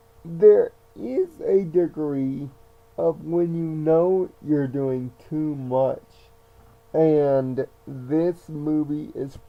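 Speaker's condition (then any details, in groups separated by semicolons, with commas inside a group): Cerebral palsy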